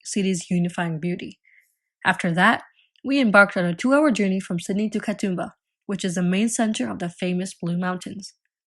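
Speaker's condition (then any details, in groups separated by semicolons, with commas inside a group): No condition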